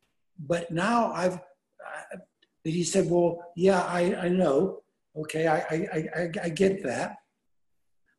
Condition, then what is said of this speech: Aphasia. And I said, well, you know, I have aphasia.